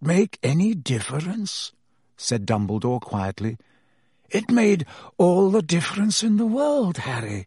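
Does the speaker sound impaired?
No.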